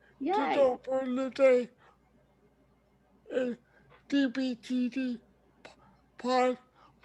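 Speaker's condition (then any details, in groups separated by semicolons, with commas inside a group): Cerebral palsy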